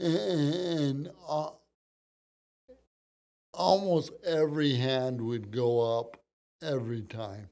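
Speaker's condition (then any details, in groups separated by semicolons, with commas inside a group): Cerebral palsy; from birth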